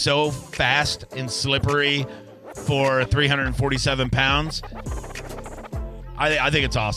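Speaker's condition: No condition

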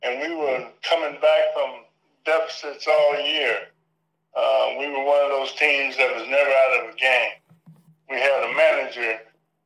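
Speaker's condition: Parkinson's disease; left knee replaced, rehabilitation after replacement

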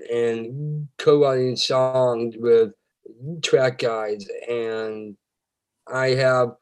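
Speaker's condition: Down syndrome

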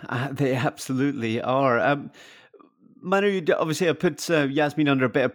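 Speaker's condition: No condition

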